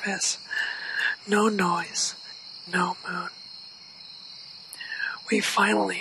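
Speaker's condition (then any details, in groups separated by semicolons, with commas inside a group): ALS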